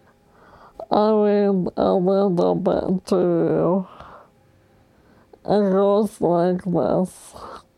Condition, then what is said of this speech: ALS (motor neuron disease). When I get hurt, I can't speak at all.